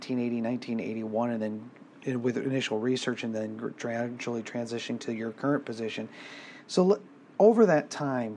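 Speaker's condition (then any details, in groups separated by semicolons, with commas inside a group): No condition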